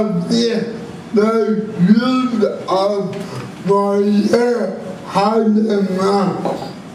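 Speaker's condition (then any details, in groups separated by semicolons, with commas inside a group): Cerebral palsy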